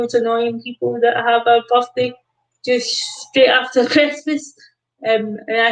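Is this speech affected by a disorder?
Yes: cerebral palsy.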